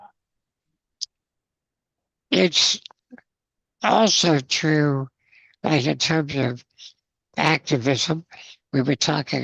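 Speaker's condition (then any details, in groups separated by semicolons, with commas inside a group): Spinal muscular atrophy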